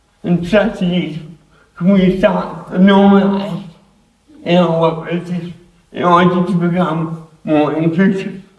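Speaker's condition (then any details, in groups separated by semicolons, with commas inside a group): Cerebral palsy; affects hands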